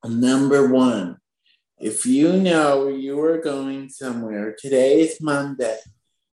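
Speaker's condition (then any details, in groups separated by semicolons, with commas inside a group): Spastic quadriplegic cerebral palsy; from birth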